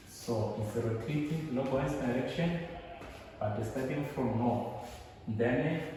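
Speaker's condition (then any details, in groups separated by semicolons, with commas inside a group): No condition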